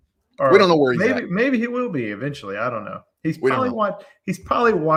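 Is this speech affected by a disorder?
No.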